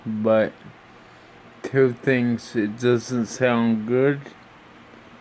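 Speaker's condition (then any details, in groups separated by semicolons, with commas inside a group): Brain injury (brain shearing); tracheostomy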